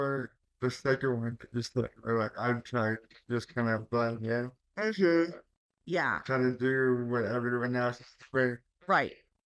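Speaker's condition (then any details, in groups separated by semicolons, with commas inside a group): Cerebral palsy; caused by stroke at birth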